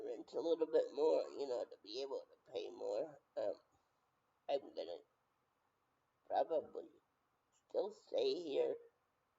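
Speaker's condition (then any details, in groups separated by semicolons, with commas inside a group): Brain injury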